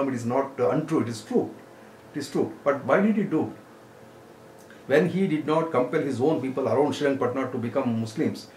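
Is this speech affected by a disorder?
No.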